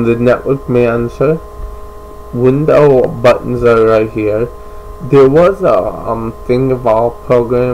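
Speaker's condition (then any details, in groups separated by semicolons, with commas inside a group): Cerebral palsy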